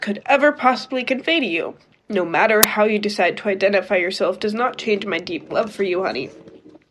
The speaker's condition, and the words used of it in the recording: No condition.